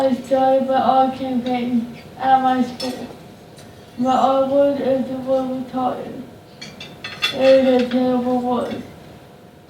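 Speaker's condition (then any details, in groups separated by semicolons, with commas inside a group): Cerebral palsy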